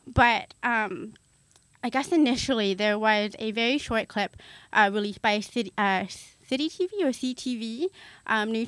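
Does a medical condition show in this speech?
Yes: hard of hearing; hard of hearing since age one, considered permanent; wears hearing aid, sometimes struggles to hear in conversation.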